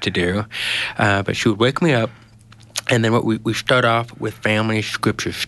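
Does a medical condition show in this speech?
Yes: genetic hearing loss; speaks well after years of therapy, trouble understanding unfamiliar accents on phone.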